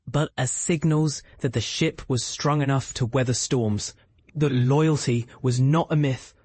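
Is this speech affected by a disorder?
No.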